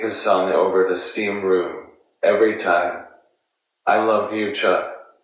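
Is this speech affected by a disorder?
Yes: ALS, through a speech-generating device; former NFL player, ALS diagnosed a few years after blocked punt in New Orleans; about a decade living with ALS; communicates using technology, message heard on answering machine.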